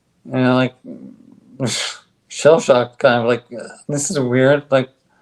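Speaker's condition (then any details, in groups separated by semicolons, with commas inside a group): ALS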